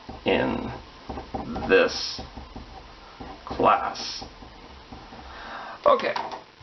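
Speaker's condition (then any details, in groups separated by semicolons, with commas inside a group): No condition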